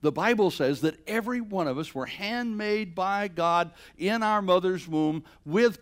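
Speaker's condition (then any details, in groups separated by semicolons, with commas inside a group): No condition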